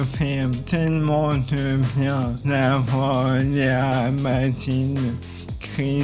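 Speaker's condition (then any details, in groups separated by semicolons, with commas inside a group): ALS (maladie de Charcot); uses wheelchair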